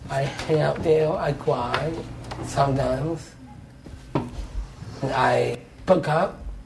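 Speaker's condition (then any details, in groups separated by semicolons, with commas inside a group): Down syndrome; described by others as very eloquent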